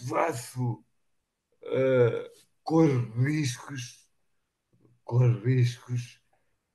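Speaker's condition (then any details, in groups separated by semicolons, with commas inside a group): Machado-Joseph disease (sca3)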